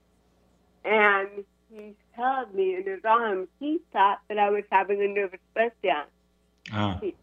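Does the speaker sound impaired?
Yes: cerebral palsy; ongoing Botox for chronic pain.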